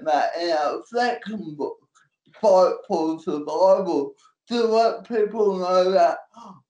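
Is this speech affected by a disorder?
Yes: cerebral palsy; cerebral palsy since birth, physical disability only, manual wheelchair, support worker takes notes and types for him; NDIS support worker for transport, getting on and off stage, personal care.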